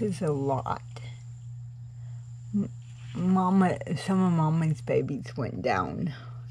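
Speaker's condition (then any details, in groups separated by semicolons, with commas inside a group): Cerebral palsy; cannot walk, crawls to get around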